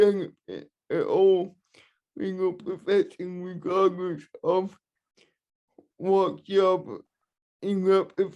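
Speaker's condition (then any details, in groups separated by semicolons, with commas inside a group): Cerebral palsy, spastic and dyskinetic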